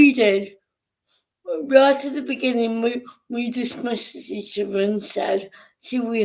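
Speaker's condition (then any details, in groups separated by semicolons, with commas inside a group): Cerebral palsy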